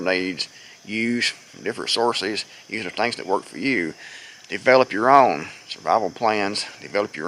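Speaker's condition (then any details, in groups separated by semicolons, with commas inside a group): No condition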